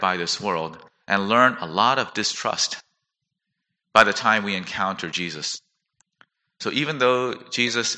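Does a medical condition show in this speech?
No.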